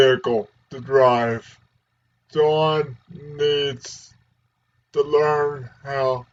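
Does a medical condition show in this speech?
Yes: cerebral palsy.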